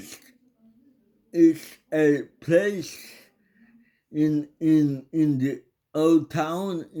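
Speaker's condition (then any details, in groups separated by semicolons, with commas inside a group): Cerebral palsy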